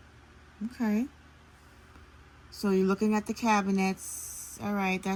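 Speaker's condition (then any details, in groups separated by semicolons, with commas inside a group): No condition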